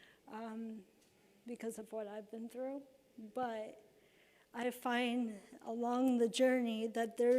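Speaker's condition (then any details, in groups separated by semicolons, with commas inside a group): Cerebral palsy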